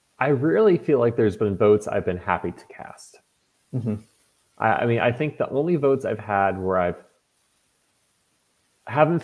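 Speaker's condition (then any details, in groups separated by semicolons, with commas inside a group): No condition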